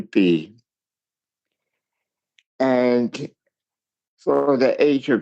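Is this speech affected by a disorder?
Yes: cerebral palsy.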